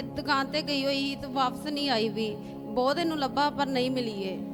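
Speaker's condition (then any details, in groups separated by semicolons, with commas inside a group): No condition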